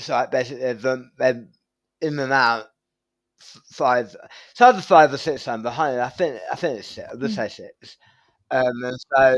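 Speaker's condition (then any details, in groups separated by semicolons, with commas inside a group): Tongue cancer surgery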